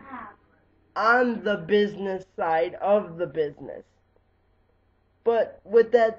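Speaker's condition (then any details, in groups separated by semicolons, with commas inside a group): Cerebral palsy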